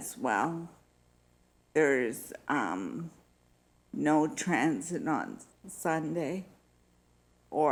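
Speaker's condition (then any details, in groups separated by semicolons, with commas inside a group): Multiple sclerosis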